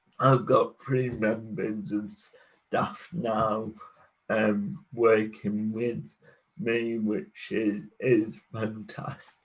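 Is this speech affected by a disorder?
Yes: cerebral palsy.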